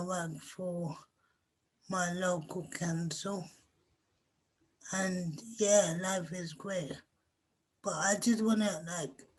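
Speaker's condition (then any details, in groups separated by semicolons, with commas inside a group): Cerebral palsy; premature birth, ventilator at birth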